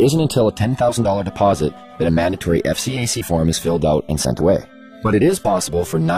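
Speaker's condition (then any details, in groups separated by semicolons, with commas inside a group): No condition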